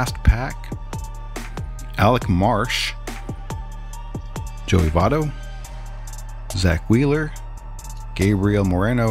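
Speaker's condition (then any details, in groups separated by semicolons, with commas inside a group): No condition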